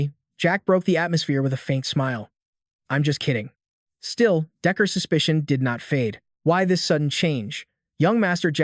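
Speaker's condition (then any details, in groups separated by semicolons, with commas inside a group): No condition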